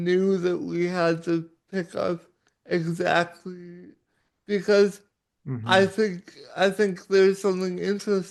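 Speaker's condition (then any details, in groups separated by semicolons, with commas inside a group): Cerebral palsy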